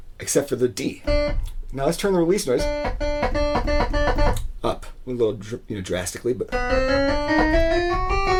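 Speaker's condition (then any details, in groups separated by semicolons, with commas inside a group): No condition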